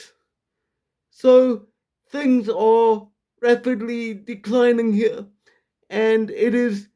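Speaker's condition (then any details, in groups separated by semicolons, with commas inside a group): Quadriplegic cerebral palsy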